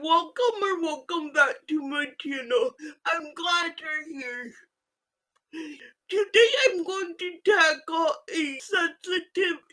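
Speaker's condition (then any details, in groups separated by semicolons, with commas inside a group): Physical speech impairment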